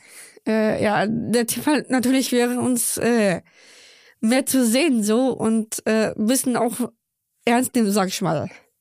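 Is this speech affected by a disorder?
Yes: Down syndrome; congenital, born in Köln, chromosome 21 present three times; adult, 24 years old.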